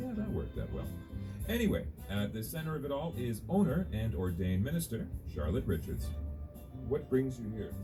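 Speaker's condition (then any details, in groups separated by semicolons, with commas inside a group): No condition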